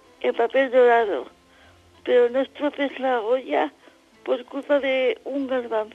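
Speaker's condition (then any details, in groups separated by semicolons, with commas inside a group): Cerebral palsy; infantile onset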